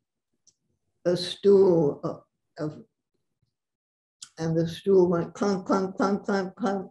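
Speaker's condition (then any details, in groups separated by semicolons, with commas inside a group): Parkinson's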